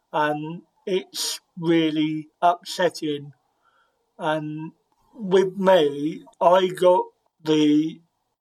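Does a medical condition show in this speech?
Yes: cerebral palsy; present from birth, oxygen problem to brain at birth, one side of brain not functioning.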